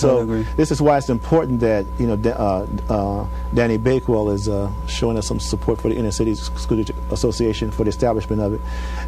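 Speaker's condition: No condition

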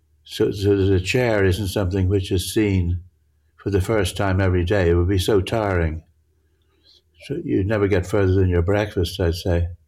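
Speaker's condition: Parkinson's; grouped objects merge together

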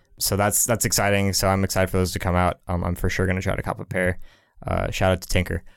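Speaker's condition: No condition

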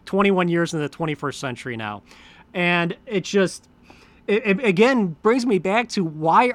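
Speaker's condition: No condition

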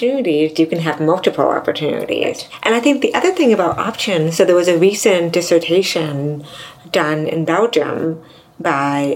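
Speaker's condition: Deafness, severe to profound; implant worse ear 34

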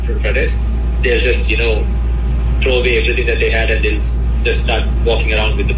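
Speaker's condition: No condition

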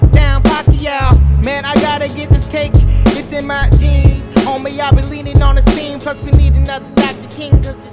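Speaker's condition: No condition

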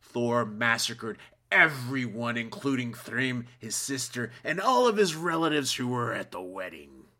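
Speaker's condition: No condition

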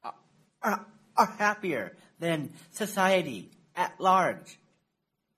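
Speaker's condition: Down syndrome; recorded testimony to Congress, played as soundbite

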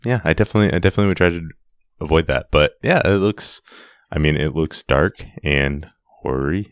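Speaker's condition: No condition

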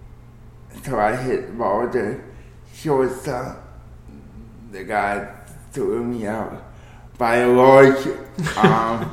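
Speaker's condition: Cerebral palsy

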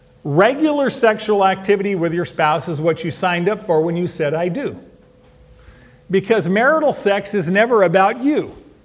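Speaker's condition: No condition

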